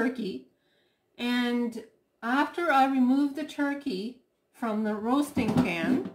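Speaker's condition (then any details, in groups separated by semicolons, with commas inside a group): No condition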